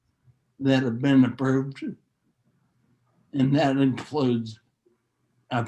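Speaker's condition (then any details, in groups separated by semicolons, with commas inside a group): Neurological disease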